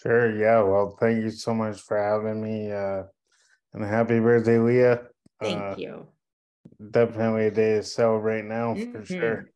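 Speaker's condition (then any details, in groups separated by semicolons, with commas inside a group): Cerebral palsy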